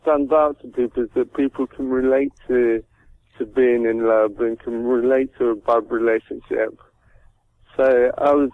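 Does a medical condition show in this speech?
Yes: cerebral palsy; present from birth, caused by doctors' negligence at delivery, dead for 26 minutes at birth.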